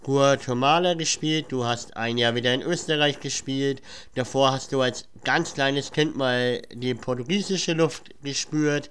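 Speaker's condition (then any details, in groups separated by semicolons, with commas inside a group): Cleft palate; cleft palate present since childhood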